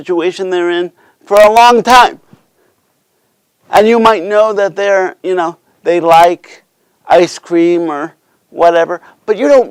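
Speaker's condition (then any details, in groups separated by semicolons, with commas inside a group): Cerebral palsy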